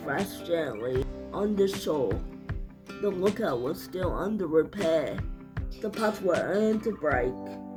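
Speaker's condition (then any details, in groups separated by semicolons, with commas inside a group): Cerebral palsy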